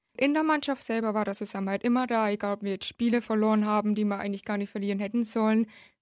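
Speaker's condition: Hard of hearing since birth, congenital, cochlear implant, severe; partial sign language

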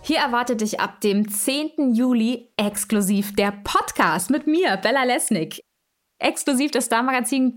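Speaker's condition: No condition

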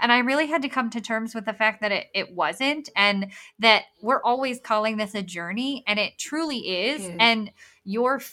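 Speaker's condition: Bilateral cleft lip and palate; congenital

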